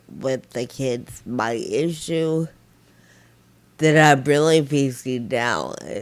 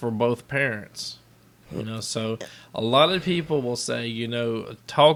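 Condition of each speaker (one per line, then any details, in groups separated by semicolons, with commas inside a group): Friedreich ataxia; progressive nerve damage; progressed over years, tires easily, uses voice texting
No condition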